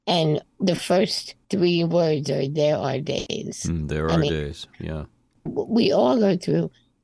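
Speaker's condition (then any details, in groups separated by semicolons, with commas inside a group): Spinal muscular atrophy type 2; from birth, slightly progressive since 20s, arms less mobile, power chair from 12, sensation unaffected; on oral breakthrough medication strengthening motor neurons; hard time talking before medication, breathing, speaking, singing now stronger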